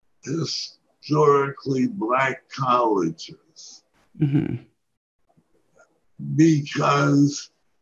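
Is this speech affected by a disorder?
Yes: Parkinson's disease.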